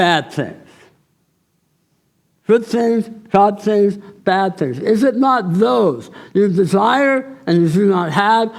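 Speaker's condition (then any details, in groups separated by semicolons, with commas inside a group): Tongue cancer surgery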